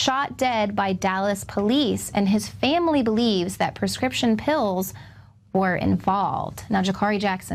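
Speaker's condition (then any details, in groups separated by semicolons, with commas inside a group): No condition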